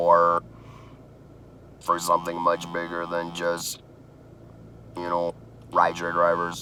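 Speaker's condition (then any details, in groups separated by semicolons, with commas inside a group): Laryngectomy after laryngeal cancer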